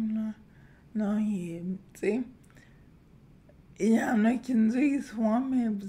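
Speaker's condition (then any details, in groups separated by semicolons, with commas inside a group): Friedreich's ataxia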